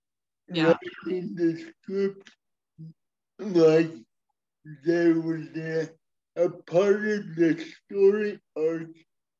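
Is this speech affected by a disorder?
Yes: speech impairment; speech not perfect.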